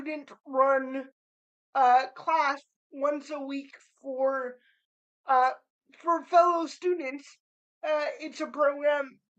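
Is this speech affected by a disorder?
Yes: cerebral palsy; spastic cerebral palsy.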